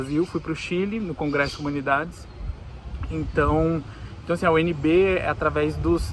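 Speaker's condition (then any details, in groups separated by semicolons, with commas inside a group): No condition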